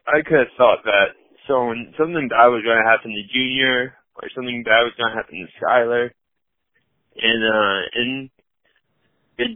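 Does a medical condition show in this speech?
Yes: cerebral palsy; from birth, mild, used AFOs, SMAFOs, leg immobilizers, physical and occupational therapy, never forearm crutches; had speech therapy.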